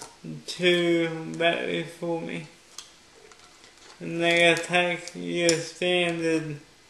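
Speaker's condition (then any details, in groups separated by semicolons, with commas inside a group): Cerebral palsy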